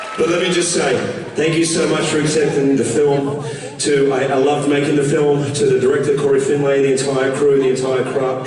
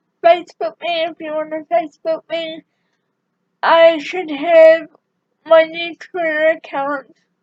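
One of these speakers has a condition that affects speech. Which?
The second: cerebral palsy.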